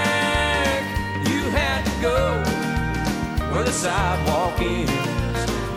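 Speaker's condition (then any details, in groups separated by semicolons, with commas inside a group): No condition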